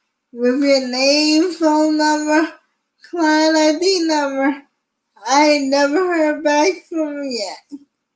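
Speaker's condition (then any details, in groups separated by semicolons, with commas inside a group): Cerebral palsy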